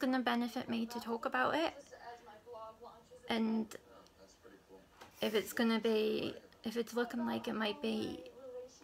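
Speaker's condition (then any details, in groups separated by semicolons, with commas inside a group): No condition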